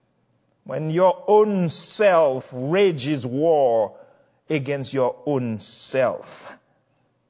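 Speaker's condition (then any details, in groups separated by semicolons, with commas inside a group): No condition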